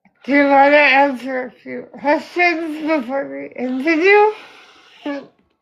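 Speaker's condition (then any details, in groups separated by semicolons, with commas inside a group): Spinal muscular atrophy type 2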